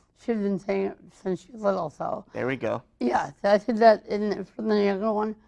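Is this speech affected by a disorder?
Yes: cerebral palsy; birth complications; mild; speech sounds atypical, had early speech therapy.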